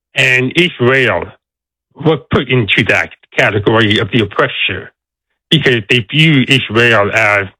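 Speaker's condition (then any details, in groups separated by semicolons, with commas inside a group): Deafness; deaf accent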